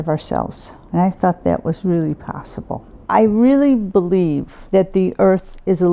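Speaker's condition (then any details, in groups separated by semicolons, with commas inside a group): No condition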